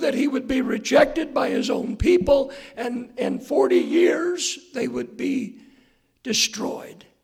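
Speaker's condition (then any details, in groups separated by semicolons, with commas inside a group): Hoarseness after vocal cord surgery; not smooth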